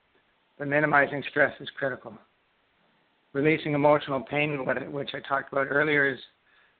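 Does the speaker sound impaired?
Yes: Parkinson's disease; left-sided onset.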